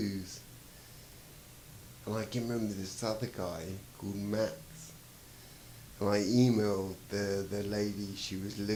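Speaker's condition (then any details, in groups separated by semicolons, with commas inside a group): Traumatic brain injury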